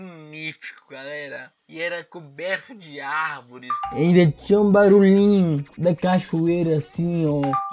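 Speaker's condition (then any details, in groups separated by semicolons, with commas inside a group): Cerebral palsy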